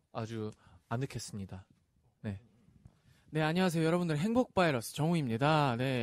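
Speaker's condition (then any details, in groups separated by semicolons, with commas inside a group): No condition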